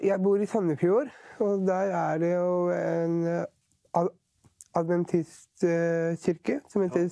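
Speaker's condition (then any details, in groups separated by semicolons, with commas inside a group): Down syndrome; present since birth; age 43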